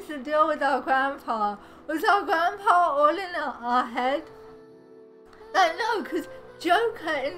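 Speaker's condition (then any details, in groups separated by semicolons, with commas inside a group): Cerebral palsy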